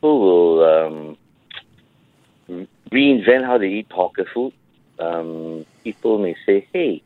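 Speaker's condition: No condition

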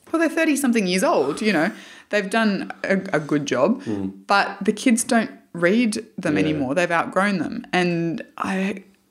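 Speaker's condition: No condition

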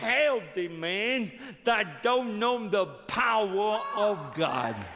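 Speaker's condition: Cerebral palsy, severe; speech impediment, talks funny, distinctive rhythm of delivery, understandable once listener adjusts

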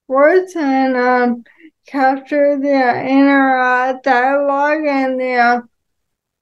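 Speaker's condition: ALS; quick early progression

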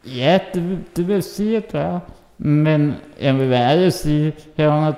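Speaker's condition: Muscular dystrophy (muskelsvind); hereditary

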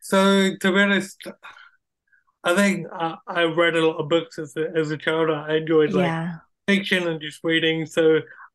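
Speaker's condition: Cerebral palsy; wheelchair user

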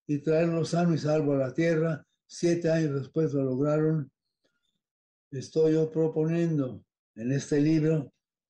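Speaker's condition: Parkinson's disease; onset 12 to almost 13 years ago, age 93, dopamine pills, affects smell, taste, balance, body rigidity; no tremor, fairly controlled, sudden difficulty swallowing and salivating about four months ago

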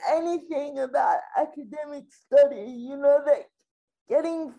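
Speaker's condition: Spastic quadriplegic cerebral palsy

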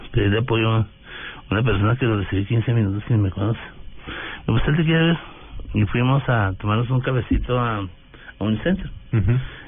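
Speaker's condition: Parkinson's disease; voice sometimes trembles, sometimes understood, sometimes not understood at all

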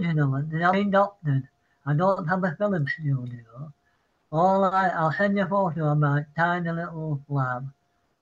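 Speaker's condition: Parkinson's; apologizes mid-sentence

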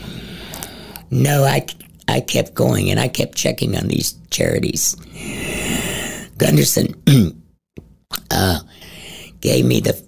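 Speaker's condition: Head and neck cancer, stage 4, into voice box; voice a little scratchy, never needed shots to swallow during chemotherapy

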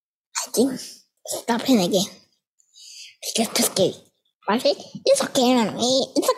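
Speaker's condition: Spinal muscular atrophy; genetic, diagnosed at 13 months, absent reflexes, wheelchair user, weak legs, hands and lungs, scoliosis and kyphosis; weak respiratory muscles, breathing neurons dying over 10 years, spine curvature collapsed most lung volume

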